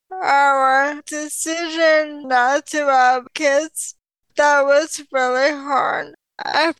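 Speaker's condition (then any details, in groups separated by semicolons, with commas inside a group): ALS; diagnosed at age 33, slower progression than expected, power in legs not arms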